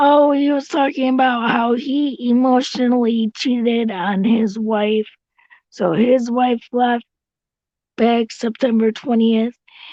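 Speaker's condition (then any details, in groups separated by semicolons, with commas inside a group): Cerebral palsy; tracheotomy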